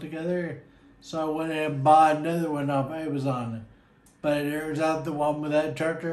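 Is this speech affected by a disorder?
Yes: Friedreich's ataxia.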